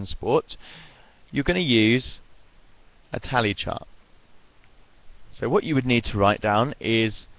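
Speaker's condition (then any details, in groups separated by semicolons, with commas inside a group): No condition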